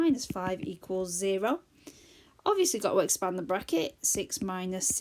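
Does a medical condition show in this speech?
No.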